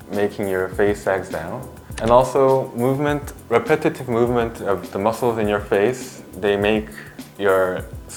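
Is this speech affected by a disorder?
No.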